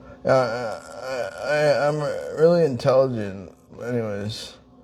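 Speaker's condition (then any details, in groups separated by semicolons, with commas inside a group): Traumatic brain injury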